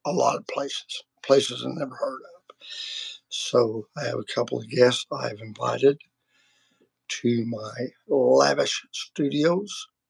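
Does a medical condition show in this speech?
Yes: vocal cord surgery; voice may sound harsh or grouchier than intended.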